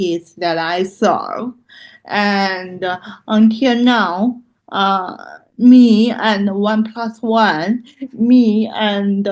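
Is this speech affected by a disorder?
Yes: cerebral palsy; loss of muscle control.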